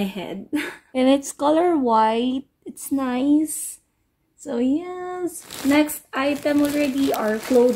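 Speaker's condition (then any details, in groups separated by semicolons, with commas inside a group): No condition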